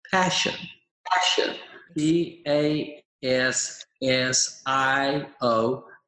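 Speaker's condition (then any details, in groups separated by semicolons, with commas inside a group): Aphasia, apraxia, dysarthria after stroke; initially mute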